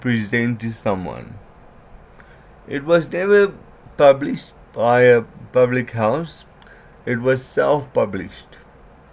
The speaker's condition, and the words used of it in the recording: Cerebral palsy. I bet many of you thought that I maybe had a drink before I do every podcast, but I don't.